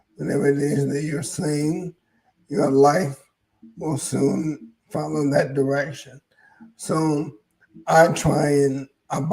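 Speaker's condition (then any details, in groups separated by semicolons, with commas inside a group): ALS; hoarse voice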